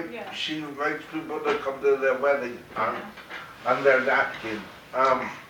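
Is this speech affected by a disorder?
Yes: cerebral palsy, mild; mainly affects speech.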